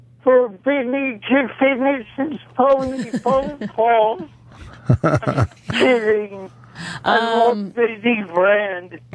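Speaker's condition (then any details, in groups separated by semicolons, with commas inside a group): Cerebral palsy; causes shaking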